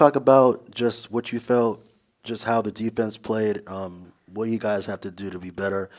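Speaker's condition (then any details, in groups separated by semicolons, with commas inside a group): No condition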